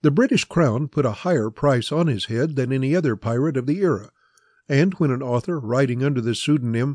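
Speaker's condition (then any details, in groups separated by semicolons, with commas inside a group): No condition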